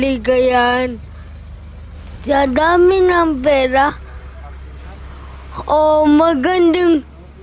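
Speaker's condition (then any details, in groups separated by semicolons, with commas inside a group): Cerebral palsy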